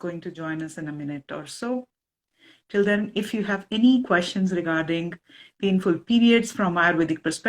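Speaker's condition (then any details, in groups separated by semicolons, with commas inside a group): No condition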